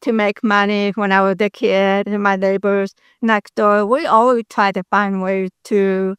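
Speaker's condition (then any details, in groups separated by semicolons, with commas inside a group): Deafness, congenital; speaks very well per host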